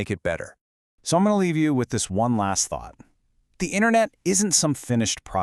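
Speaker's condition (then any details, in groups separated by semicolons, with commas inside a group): No condition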